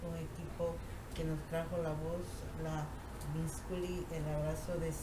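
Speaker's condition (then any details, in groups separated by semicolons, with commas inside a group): No condition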